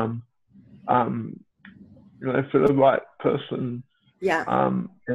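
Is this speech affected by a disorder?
Yes: cerebral palsy; since birth, fully reliant on electric wheelchair.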